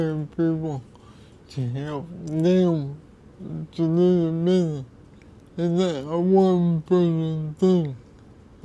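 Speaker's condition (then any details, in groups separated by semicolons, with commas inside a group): Cerebral palsy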